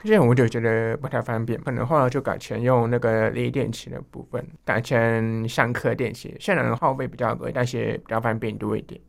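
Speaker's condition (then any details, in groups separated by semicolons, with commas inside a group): Hearing loss, enlarged vestibular aqueduct; articulation clear enough, too fast, speeds up and loses breath when absorbed, heavy nasality, mistaken for overseas student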